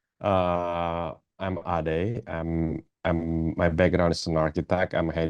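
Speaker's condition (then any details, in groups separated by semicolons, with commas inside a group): No condition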